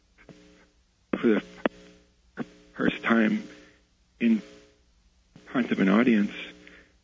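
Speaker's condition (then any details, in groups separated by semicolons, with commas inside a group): Stutter; stutters at times; blocks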